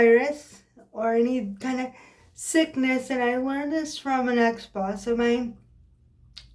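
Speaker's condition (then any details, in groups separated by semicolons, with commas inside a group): Cerebral palsy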